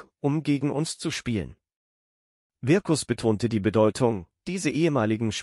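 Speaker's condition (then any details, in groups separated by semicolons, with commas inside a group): No condition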